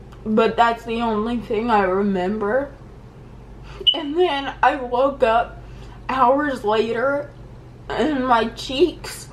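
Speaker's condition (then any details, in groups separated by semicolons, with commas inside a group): Cerebral palsy; seizures since childhood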